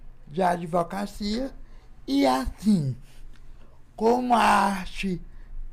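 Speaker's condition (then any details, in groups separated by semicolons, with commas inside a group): Cerebral palsy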